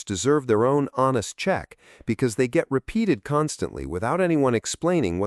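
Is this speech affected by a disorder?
No.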